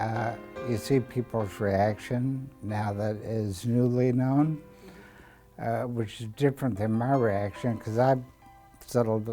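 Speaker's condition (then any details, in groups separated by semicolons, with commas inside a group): ALS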